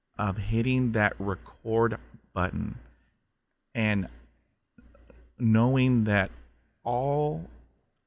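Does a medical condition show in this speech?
Yes: stuttering; stutter since childhood, 20 years speech therapy first on fluency, hypnosis, military hypnotherapist on mental health; here prolonged sounds, blocks.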